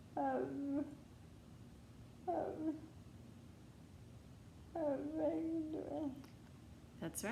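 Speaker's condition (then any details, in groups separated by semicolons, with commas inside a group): Leukodystrophy; treated in infancy halting progression, heel cord, adductor, hip surgeries; no surgery almost ten years, regular botox injections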